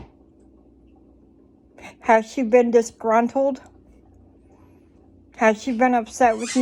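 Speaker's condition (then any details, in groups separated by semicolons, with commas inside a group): Cerebral palsy; from birth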